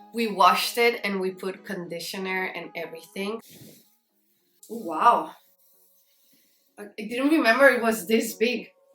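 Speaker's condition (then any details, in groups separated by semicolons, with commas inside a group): No condition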